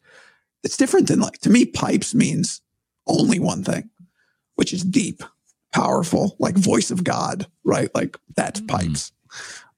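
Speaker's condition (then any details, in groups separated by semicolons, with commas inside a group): Vocal cord surgery; not yet back to full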